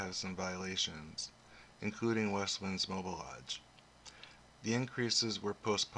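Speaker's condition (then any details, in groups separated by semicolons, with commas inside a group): No condition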